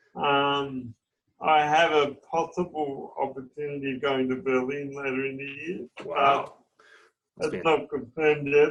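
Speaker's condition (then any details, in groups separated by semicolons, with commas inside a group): Cerebral palsy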